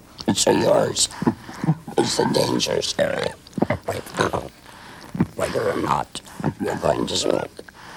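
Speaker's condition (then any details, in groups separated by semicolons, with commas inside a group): Complete laryngectomy; total laryngectomy, throat cancer, smoking-related, no vocal cords; lost voice, learned new form of speech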